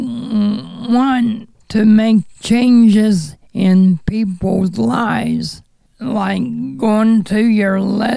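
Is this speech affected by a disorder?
Yes: cerebral palsy.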